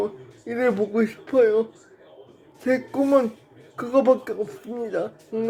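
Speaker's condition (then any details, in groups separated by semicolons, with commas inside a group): Brain lesion disability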